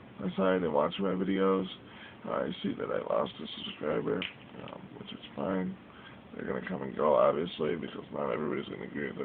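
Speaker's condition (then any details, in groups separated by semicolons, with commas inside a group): Cerebral palsy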